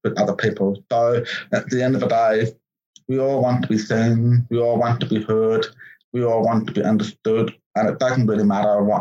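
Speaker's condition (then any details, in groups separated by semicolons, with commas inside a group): Profound deafness, congenital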